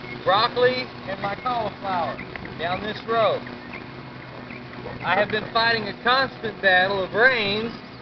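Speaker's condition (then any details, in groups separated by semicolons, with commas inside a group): No condition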